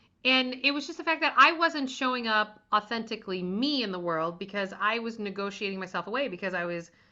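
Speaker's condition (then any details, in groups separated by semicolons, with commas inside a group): No condition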